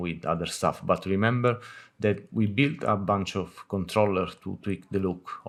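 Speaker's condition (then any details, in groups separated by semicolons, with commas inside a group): No condition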